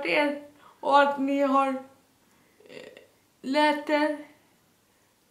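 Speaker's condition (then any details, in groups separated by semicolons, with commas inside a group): Dyskinetic cerebral palsy, severe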